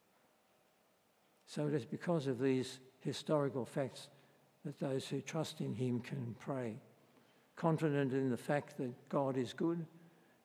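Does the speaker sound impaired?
Yes: Parkinson's disease; concern about voice carrying through.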